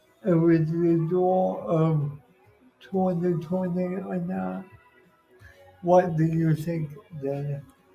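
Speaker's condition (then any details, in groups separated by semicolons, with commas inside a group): Cerebral palsy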